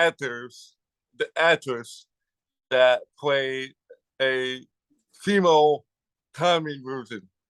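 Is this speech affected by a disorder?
Yes: cerebral palsy.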